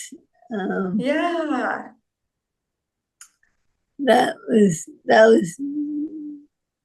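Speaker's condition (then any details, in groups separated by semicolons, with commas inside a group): Parkinson's disease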